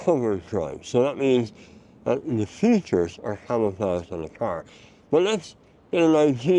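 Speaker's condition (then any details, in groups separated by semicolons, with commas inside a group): Mouth cancer surgery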